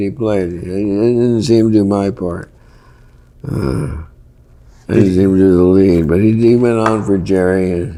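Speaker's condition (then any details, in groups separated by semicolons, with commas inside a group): Parkinson's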